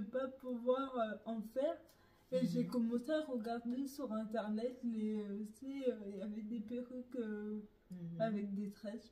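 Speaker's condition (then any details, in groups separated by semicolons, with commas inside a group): Neurological dystonia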